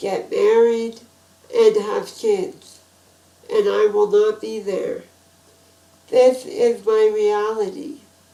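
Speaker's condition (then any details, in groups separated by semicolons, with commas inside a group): Spinal muscular atrophy type 2; type 2, genetic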